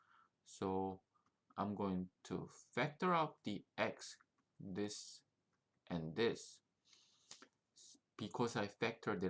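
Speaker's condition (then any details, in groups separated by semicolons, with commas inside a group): No condition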